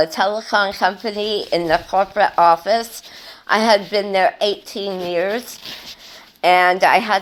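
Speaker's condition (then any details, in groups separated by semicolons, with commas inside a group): Hemiglossectomy for tongue cancer; eating difficulty, avoids eating in public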